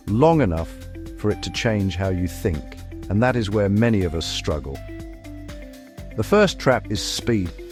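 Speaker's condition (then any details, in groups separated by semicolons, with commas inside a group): No condition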